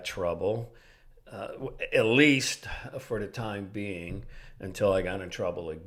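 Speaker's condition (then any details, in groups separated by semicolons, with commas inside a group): No condition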